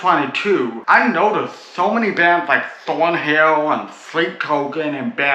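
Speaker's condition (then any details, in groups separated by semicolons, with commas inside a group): Cerebral palsy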